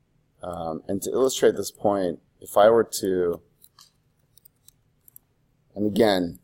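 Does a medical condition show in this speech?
No.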